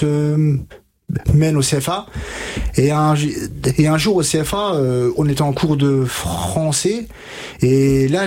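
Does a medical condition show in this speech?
Yes: stuttering; onset age 5-6, severe until 20, no childhood therapy, stuttering therapist Catherine Daubier in Nancy from age 20-22; age 33, about 27-28 years since onset, several years of speech therapy done, fluency techniques learned; blocks and repetitions, formerly blocked in every sentence, once could not read aloud, formerly signed with fingers; here repeated sounds, prolonged sounds.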